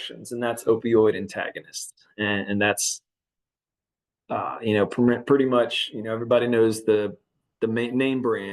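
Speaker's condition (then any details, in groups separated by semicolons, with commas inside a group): No condition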